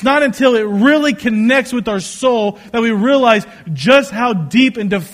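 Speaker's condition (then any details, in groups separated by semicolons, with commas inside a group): No condition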